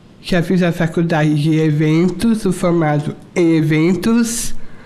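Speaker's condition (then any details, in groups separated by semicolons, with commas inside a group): Down syndrome; adult aged 26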